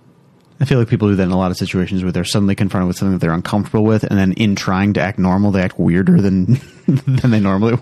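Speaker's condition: No condition

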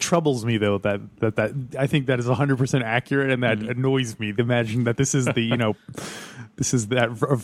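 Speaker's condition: No condition

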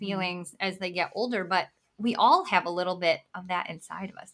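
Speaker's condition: Bilateral cleft lip and palate; congenital

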